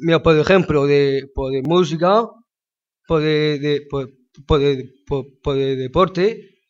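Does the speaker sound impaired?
Yes: Down syndrome; congenital, extra copy of chromosome 21, variable intellectual disability.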